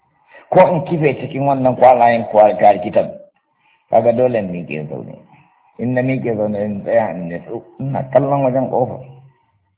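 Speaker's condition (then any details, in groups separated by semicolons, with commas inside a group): No condition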